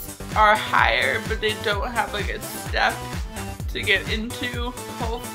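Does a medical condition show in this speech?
Yes: cerebral palsy, mild.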